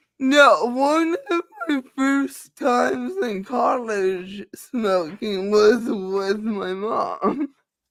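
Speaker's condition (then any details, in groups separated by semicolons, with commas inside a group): Cerebral palsy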